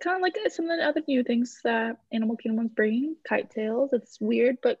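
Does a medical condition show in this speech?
No.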